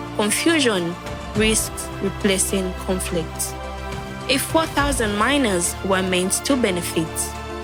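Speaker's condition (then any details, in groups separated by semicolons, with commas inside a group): No condition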